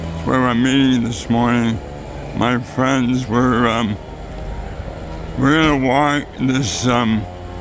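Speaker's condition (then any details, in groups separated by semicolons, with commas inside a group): Oral cancer; base of tongue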